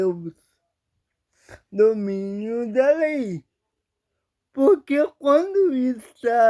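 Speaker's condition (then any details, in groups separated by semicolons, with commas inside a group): Paralysis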